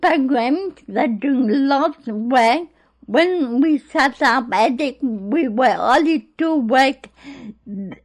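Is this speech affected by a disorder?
Yes: cerebral palsy; cerebral palsy since birth, born in Greece; unable to move without some support; speech problems when young, began talking after attending Gruella school.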